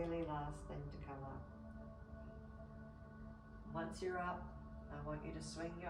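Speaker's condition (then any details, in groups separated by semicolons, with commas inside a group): No condition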